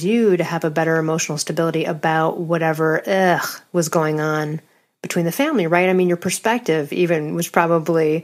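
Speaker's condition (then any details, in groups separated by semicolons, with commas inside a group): No condition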